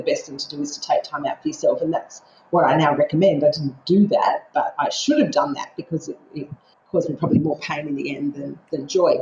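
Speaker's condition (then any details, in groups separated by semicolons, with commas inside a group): No condition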